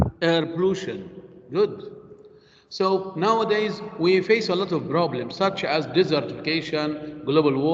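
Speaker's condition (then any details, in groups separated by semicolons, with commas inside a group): No condition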